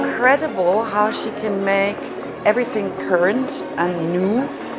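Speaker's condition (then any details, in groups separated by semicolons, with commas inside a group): No condition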